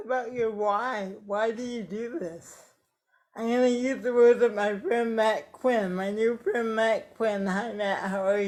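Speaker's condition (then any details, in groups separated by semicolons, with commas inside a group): Cerebral palsy; affects speech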